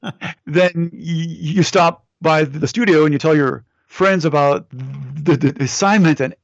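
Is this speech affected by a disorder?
Yes: stuttering; lifelong stutter, never goes away, Toastmasters member for a while practicing public speaking; ongoing stutter, constant struggle, asks others not to finish words; sometimes quieted through focus, phone calls a struggle; here repeated sounds.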